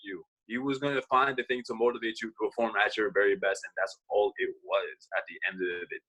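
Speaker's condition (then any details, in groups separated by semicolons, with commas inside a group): No condition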